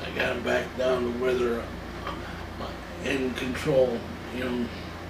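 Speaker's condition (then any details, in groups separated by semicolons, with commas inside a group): Cerebral palsy; from birth, muscle spasms and spasticity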